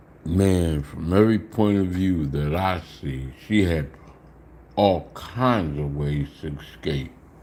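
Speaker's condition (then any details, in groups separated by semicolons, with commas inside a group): Slurred speech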